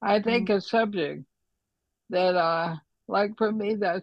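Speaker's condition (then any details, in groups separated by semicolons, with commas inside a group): ALS; words and ideas intact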